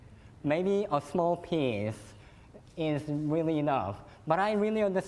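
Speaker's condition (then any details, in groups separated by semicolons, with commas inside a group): Cleft lip and palate; fed formula and cow milk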